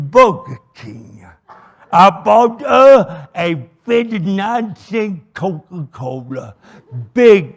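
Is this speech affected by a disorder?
Yes: cerebral palsy.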